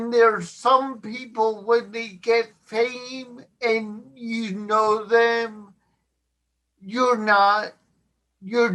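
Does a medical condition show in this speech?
Yes: cerebral palsy.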